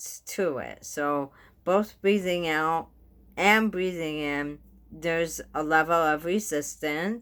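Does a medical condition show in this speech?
Yes: bulbar onset ALS.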